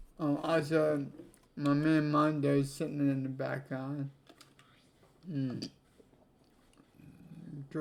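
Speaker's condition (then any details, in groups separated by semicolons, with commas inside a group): Cerebral palsy; affects legs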